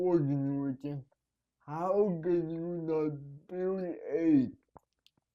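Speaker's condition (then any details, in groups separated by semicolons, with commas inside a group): Cerebral palsy; needs help at night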